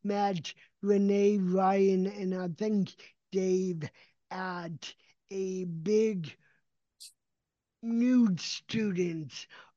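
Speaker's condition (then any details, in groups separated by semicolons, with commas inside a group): Cerebral palsy; gait severely affected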